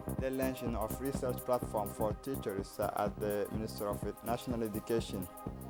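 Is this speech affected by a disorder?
No.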